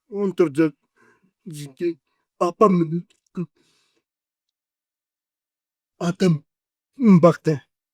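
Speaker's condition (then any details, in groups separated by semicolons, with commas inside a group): Cerebral palsy; 40 years with condition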